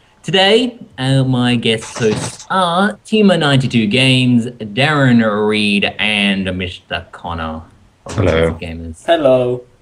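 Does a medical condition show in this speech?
No.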